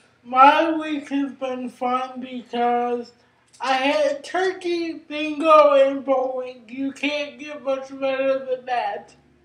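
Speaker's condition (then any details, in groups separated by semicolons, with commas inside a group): Cerebral palsy; brain injury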